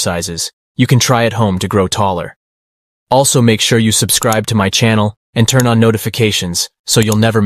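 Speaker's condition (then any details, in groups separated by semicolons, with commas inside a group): No condition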